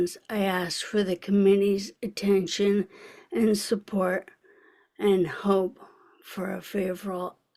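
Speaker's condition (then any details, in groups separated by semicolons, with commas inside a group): ALS; speech audibly affected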